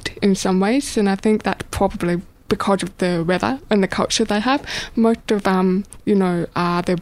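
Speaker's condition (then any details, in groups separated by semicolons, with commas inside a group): Deafness, born deaf; probably congenital deafness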